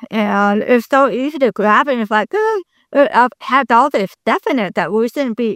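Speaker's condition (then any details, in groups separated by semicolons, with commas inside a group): Deafness, congenital; speaks very well per host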